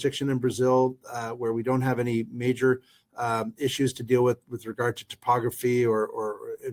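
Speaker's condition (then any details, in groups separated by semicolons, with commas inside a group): No condition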